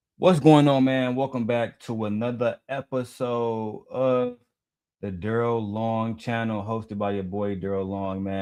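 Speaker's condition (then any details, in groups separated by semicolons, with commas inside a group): No condition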